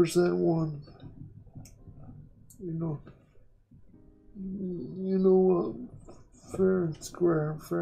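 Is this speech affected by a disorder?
Yes: quadriplegic cerebral palsy; uses one hand.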